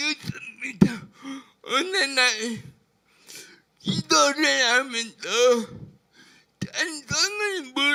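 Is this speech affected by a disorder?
Yes: brain lesion disability grade 1, severe.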